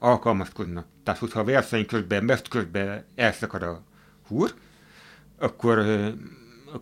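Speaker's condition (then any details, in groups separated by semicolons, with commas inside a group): Hard of hearing; hearing aid mentioned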